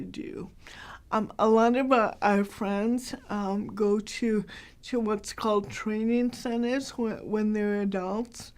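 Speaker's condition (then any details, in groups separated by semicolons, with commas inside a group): Cerebral palsy, mild; hard to understand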